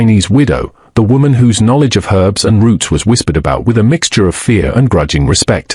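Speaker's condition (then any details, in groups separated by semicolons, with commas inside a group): No condition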